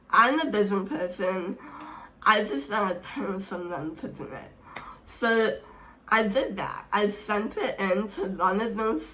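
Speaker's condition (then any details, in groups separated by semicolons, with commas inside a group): Speech impairment; hard to understand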